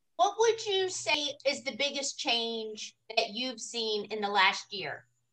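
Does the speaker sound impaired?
No.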